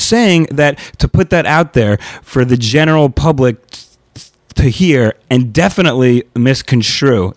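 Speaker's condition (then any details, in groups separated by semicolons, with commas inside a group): Stuttering; past therapy to become more comfortable with stuttering, earlier fear of public speaking from stuttering; stutter-like tension when signing own name, worse under pressure or with people watching; prolonged sounds, blocks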